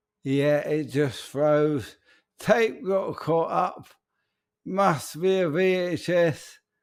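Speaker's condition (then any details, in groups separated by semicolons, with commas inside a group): ALS; speech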